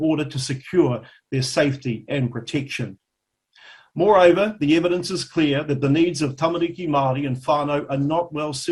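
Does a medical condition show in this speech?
No.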